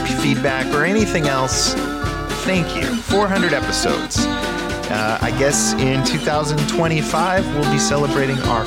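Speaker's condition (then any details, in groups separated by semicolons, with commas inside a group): No condition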